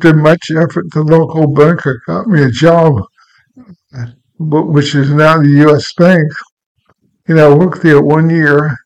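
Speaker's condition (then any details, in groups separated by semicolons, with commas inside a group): Cerebral palsy, mild; present from birth, birth injury affecting motor skills, diagnosed around age 65 at Mayo Clinic, not severely affected; walks on toes, walks fast, shuffles feet, slips and falls on uneven ground; speech a little slurred, choked about a dozen times, swallowing affected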